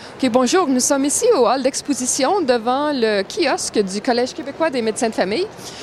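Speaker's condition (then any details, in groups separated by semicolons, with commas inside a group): No condition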